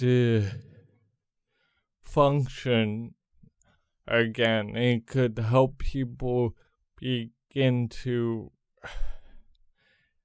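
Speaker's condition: Cerebral palsy; congenital

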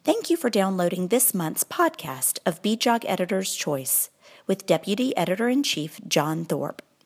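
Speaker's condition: No condition

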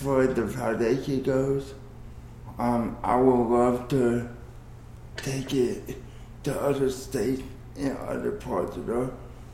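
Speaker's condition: Cerebral palsy

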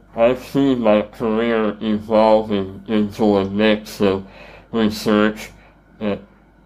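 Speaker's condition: Treacher Collins syndrome; voice distorted

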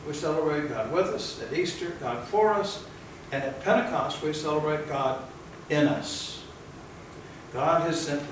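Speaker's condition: No condition

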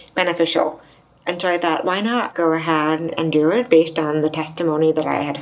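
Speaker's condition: Deafness, severe to profound; grew up speaking, mainstream schooling, learned sign language in 20s, also signs

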